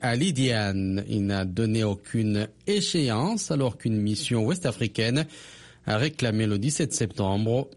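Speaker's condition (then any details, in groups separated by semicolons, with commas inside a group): No condition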